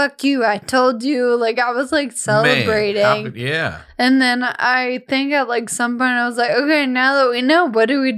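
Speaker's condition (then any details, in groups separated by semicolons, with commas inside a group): Friedreich's ataxia; genetic progressive, from birth, affects walking and speech; about 10 years since diagnosis, uses wheelchair, no treatment; slurred speech, sounds drunk, still understood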